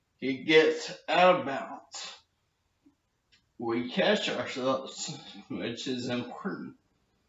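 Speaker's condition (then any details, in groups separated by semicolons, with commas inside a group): Brain injury with dysarthria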